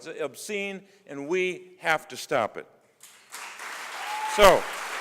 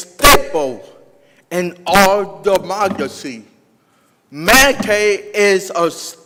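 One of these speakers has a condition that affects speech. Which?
The second: cerebral palsy; with intellectual disability; past speech therapy.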